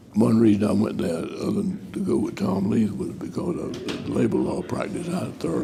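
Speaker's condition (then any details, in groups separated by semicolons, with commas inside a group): Parkinson's disease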